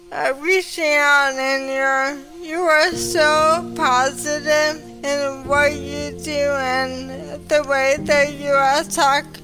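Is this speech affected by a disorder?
Yes: ALS; diagnosed at about age 33, quickly progressed to walking with cane, recumbent three-wheel trike pedaled with feet; over 8 years since diagnosis.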